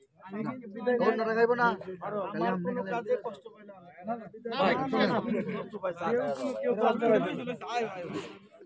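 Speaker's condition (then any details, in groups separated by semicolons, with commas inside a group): No condition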